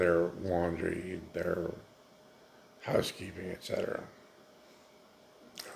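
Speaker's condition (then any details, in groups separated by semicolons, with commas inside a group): Multiple sclerosis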